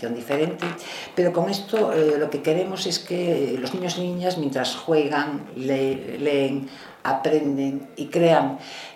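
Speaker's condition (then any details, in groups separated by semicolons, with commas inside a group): No condition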